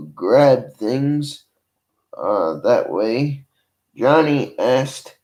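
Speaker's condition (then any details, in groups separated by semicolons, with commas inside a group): Cerebral palsy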